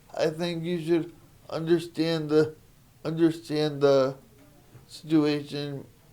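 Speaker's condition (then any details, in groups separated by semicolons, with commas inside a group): Spastic quadriplegic cerebral palsy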